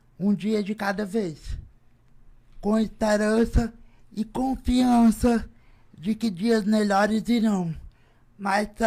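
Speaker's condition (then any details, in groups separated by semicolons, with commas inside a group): Cerebral palsy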